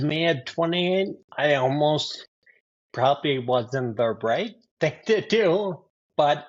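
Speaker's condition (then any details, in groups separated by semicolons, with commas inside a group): Ataxia sca15, spinocerebellar ataxia type 15; progressive neurodegenerative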